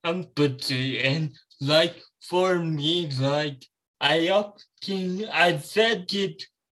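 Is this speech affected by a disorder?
Yes: cerebral palsy.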